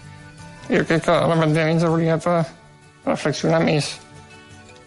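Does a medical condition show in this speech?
Yes: Duchenne muscular dystrophy; dictates instead of writing, colds or bronchitis cause suffocation crises treated with morphine.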